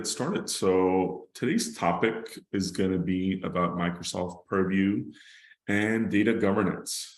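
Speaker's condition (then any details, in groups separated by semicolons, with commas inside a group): No condition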